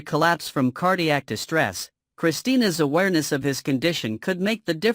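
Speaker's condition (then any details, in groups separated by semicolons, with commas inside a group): No condition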